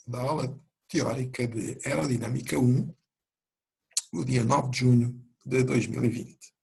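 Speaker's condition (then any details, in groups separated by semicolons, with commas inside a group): No condition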